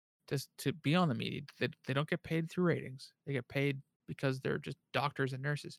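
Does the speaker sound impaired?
No.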